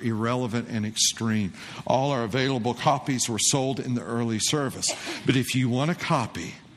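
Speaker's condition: No condition

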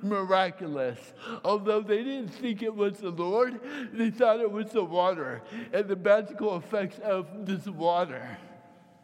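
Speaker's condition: Cerebral palsy, mild; can't speak right

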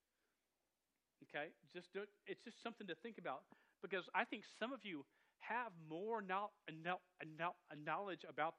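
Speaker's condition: Stuttering; stutter noticed by listeners after speaking in big church, regular youth group unaware of it; repeated sounds, prolonged sounds

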